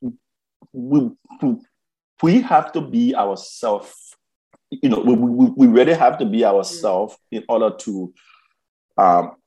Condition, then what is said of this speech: Stuttering. I still have insecurities around stuttering.